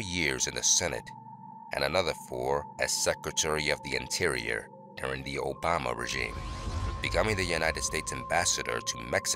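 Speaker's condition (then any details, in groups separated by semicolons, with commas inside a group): No condition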